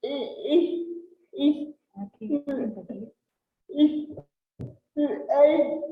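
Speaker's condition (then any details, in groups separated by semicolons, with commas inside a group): Cerebral palsy; since birth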